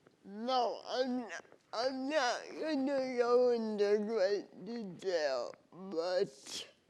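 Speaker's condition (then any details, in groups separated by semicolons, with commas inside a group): Cerebral palsy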